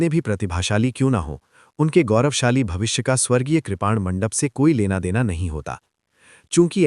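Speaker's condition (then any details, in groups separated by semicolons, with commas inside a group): No condition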